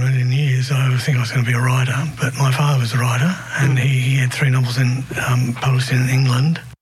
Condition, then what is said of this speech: Parkinson's disease. Sorry, my voice is affected by this as well.